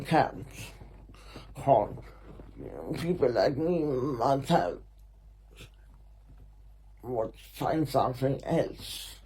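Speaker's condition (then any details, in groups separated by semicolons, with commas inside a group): Muscular Parkinson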